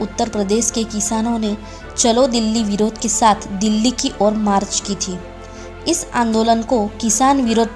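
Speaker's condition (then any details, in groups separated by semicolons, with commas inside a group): No condition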